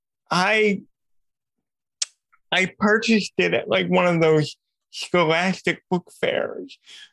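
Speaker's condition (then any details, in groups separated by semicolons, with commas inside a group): Cerebral palsy; voice sometimes sounds childlike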